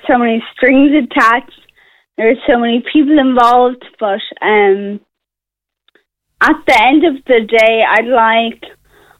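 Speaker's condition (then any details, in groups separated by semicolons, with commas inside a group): Friedreich's ataxia; awaiting HSE reimbursement decision on Skyclarys, drug that slows progression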